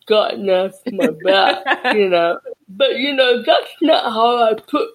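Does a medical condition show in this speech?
Yes: cerebral palsy and deafness.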